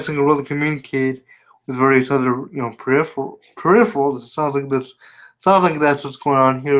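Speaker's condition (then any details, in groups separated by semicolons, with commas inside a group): Spastic quadriplegia cerebral palsy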